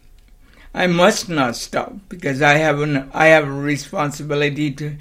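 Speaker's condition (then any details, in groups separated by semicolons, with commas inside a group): Cerebral palsy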